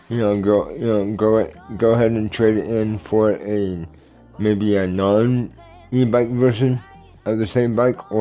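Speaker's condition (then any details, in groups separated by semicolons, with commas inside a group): Cerebral palsy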